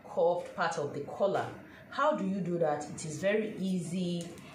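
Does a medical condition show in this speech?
No.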